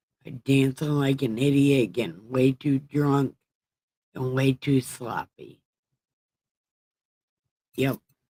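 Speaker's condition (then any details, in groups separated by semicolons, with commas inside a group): Brain injury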